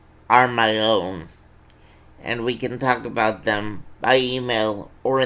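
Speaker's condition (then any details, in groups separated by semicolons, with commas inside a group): Cerebral palsy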